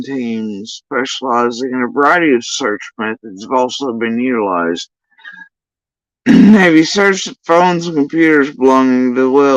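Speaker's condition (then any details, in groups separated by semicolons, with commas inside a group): Facial paralysis after surgery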